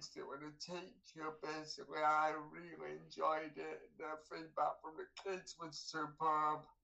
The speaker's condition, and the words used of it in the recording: Cerebral palsy. Sometimes when I'm going to schools, I've had school children ask me, if I'm upset, am I crying?